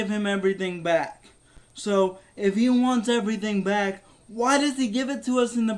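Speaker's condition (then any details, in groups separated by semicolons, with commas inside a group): Cerebral palsy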